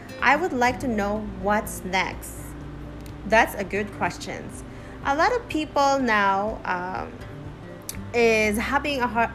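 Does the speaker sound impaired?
No.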